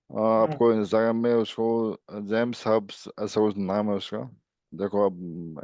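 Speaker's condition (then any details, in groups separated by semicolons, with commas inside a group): ALS; speech improved a little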